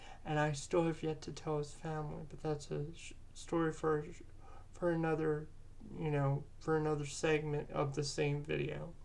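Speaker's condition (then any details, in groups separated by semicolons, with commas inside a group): Cerebral palsy; present from birth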